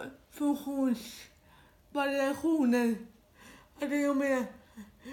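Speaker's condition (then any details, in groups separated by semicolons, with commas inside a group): Dyskinetic cerebral palsy; dyskinetic form, severe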